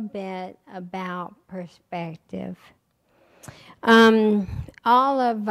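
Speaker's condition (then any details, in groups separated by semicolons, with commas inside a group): ALS; recently diagnosed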